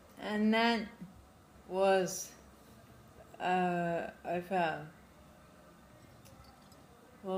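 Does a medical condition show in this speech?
Yes: Friedreich's ataxia; diagnosed in childhood.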